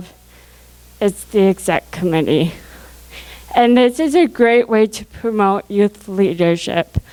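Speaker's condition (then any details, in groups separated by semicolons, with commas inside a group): Cerebral palsy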